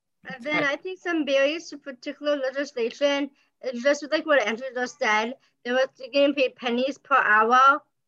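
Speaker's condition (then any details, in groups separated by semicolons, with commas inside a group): Down syndrome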